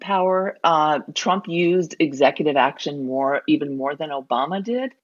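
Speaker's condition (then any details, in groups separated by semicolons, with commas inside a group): No condition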